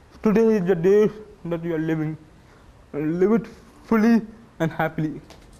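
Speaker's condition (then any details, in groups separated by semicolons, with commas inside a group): Cerebral palsy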